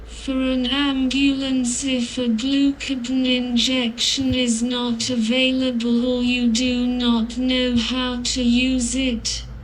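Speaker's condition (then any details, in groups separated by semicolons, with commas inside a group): Cerebral palsy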